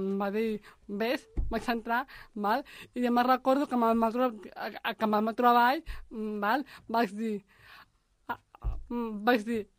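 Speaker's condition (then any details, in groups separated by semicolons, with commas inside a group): Down syndrome; intellectual disability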